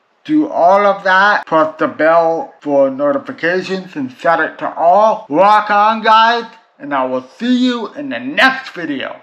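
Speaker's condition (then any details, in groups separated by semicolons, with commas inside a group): Cerebral palsy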